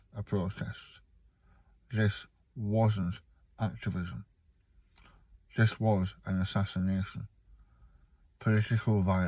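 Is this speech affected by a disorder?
Yes: stage 4 tongue cancer, hemiglossectomy.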